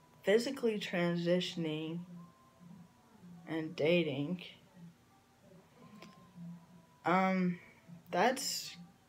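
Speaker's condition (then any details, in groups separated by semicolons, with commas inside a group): Cerebral palsy; from birth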